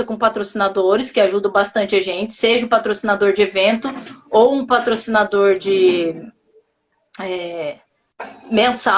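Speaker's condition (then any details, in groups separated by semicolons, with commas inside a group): No condition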